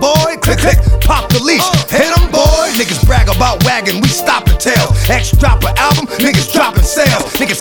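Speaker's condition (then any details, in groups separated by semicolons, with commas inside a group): No condition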